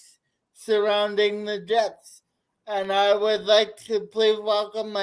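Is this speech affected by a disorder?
Yes: cerebral palsy.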